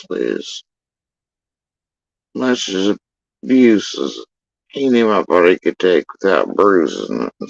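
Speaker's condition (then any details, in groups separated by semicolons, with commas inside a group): Facial paralysis after surgery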